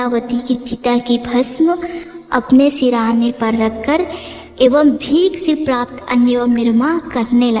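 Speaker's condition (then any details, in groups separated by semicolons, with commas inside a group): No condition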